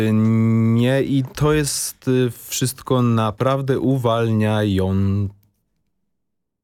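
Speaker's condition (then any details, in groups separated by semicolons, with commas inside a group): Stuttering; no longer constantly monitors possible stuttering in social situations; some fear and tension while speaking in this recording, slowly easing; audible stuttering, tension when speaking; prolonged sounds, blocks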